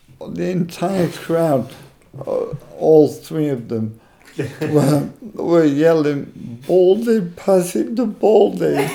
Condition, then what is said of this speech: ALS (motor neuron disease). So when my voice box is, I put this on, put it on muscular atrophy setting, I can still talk.